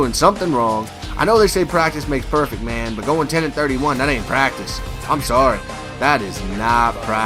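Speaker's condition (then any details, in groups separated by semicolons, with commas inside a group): No condition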